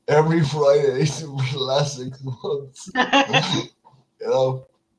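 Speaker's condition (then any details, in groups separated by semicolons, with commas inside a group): Cerebral palsy; speech affected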